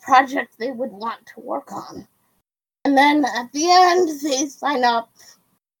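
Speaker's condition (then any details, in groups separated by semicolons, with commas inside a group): Cerebral palsy; quadriplegic, wheelchair user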